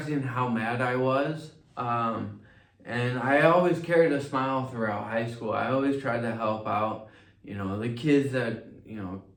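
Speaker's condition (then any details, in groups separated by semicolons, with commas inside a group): Mild cerebral palsy; mild, from birth; years of physical therapy; slight speech slur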